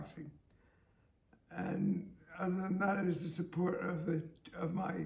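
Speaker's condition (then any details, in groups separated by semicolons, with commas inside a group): Multiple system atrophy; speech very bad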